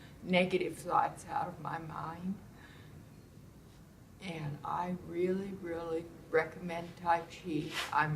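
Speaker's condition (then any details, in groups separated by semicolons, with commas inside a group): Primary progressive multiple sclerosis; practicing tai chi, symptoms improving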